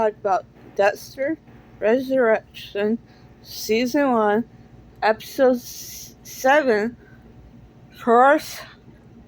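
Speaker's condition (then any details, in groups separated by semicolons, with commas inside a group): Cerebral palsy; speaks differently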